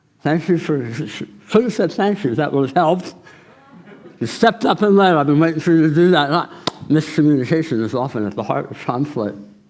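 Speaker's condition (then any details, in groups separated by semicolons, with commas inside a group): Tongue cancer surgery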